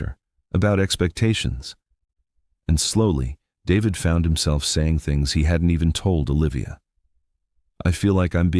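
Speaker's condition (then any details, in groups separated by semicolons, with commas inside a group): No condition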